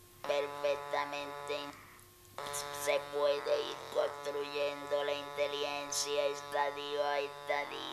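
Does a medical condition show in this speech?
Yes: total laryngectomy; laryngeal cancer.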